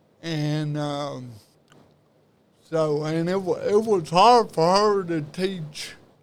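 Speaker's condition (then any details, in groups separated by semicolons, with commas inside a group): Cerebral palsy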